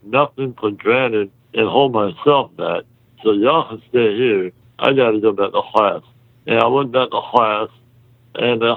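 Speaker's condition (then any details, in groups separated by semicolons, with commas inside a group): Muscular dystrophy; congenital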